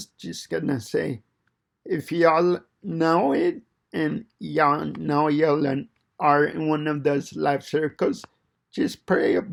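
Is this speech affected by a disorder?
Yes: cerebral palsy; fine motor impairment.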